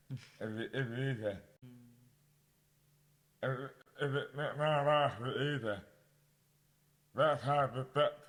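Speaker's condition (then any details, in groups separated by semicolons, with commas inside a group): Dystonia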